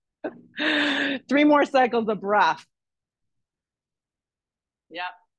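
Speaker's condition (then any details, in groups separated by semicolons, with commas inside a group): No condition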